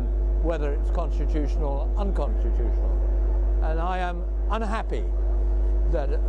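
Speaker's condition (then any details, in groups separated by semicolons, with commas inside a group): No condition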